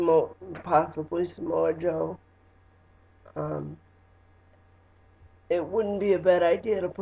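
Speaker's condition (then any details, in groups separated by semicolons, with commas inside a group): Cerebral palsy; lifelong, wheelchair user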